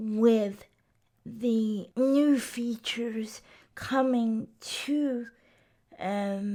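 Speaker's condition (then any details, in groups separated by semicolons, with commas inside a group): Cerebral palsy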